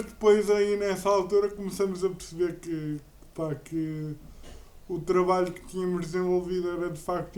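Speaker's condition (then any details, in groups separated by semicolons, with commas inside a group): Cerebral palsy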